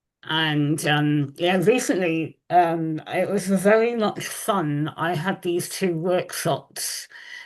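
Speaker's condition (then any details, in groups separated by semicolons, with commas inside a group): Moebius syndrome facial paralysis, congenital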